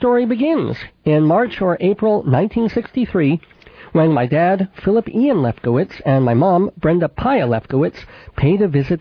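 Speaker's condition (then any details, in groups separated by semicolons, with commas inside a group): Cleft palate with lisp, cleft lip and palate, mild; childhood consonants formed via sinuses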